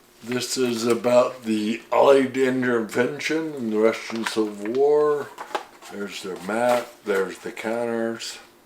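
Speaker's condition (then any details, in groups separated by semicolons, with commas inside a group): Friedreich's ataxia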